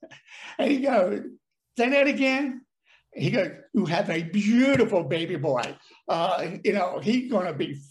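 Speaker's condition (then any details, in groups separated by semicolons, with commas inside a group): Deafness; paralysis on one side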